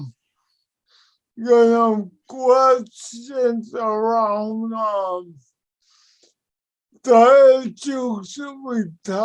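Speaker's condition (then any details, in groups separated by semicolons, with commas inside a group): Cerebral palsy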